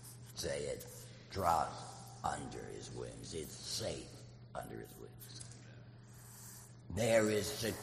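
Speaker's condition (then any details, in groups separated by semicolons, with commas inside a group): Laryngectomy; speaking and preaching through voice prosthesis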